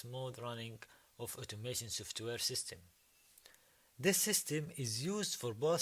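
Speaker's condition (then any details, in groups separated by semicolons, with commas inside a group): No condition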